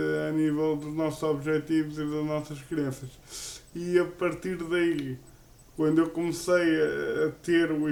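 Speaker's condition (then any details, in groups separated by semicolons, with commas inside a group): Cerebral palsy; uses a wheelchair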